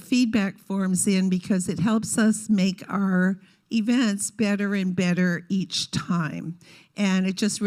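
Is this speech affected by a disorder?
No.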